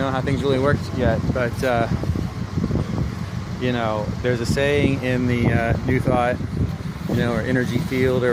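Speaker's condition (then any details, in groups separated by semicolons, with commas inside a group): No condition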